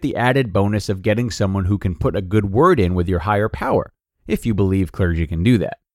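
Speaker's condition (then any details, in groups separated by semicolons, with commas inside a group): No condition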